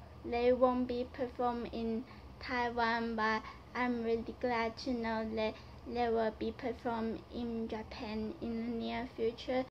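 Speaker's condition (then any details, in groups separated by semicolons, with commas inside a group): Cerebral palsy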